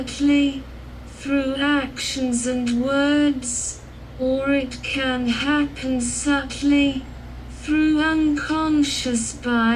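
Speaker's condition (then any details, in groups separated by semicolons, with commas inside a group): Cerebral palsy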